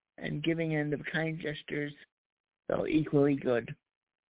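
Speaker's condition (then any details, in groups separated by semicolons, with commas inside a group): Cerebral palsy; past challenges speaking up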